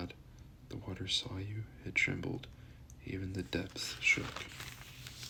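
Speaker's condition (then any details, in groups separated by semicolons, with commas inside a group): No condition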